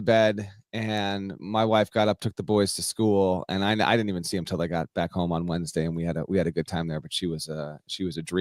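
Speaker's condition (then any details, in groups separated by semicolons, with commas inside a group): No condition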